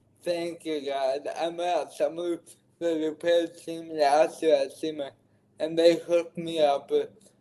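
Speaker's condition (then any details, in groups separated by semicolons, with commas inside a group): Cerebral palsy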